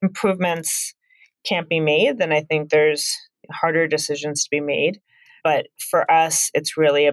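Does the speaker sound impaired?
No.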